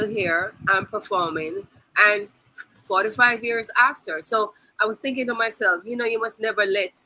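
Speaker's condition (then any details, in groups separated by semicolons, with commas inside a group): No condition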